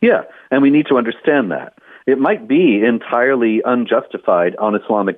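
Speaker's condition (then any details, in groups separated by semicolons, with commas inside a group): No condition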